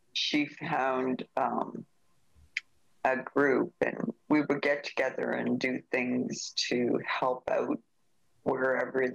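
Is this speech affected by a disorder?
Yes: aphasia after stroke; aphasia from stroke caused by stent, right arm and leg paralysis, walking regained through rehab; some years since stroke, difficulty with tasks using hands; affects ability to speak or process thoughts, thoughts reach mouth slowly.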